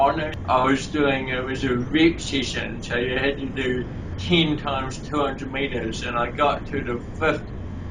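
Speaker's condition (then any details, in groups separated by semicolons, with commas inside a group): Cerebral palsy; from birth, mild brain injury, affects walking and talking; voice slightly shaky, talking a major challenge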